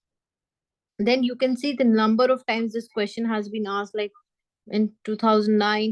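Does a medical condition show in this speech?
No.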